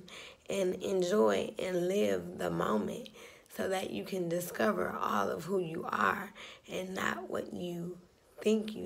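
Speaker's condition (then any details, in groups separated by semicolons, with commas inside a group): Cerebral palsy, spastic; now talking and breathing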